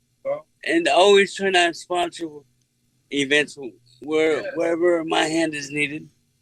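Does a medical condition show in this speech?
Yes: cerebral palsy; speech unaffected.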